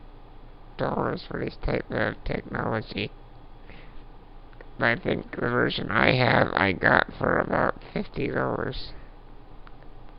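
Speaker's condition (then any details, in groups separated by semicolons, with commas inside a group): Duchenne muscular dystrophy; diminished lung function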